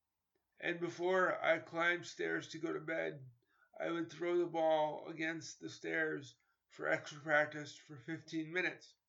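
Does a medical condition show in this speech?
Yes: cerebral palsy; cerebral palsy from spinal meningitis contracted at birth in 1972, stroller in early childhood, later crutches.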